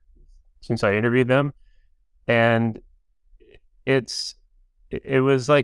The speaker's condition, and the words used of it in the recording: Stuttering. And it was obvious, you know, I'm notably disfluent, but I could just never bring myself to do that.